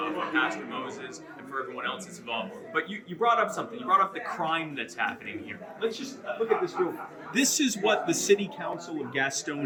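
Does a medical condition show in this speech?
No.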